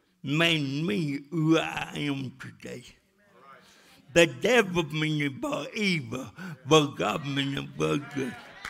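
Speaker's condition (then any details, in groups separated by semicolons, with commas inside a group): Cerebral palsy; speech still affected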